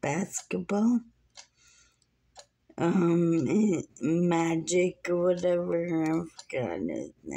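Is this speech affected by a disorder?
Yes: muscular dystrophy.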